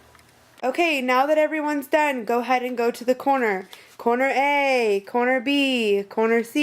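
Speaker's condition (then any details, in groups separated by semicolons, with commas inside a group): No condition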